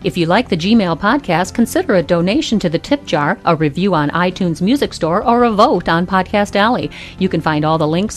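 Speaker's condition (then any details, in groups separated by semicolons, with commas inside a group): No condition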